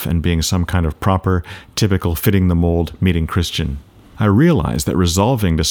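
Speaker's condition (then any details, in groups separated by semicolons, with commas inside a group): No condition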